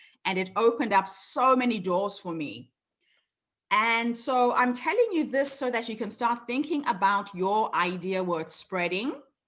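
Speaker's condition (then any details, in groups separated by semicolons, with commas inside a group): No condition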